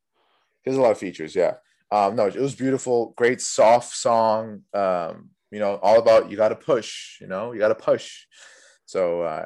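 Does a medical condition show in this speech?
No.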